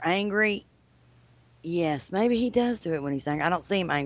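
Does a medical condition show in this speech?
No.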